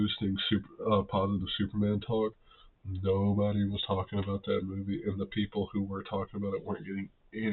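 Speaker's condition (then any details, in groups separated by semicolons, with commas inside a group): No condition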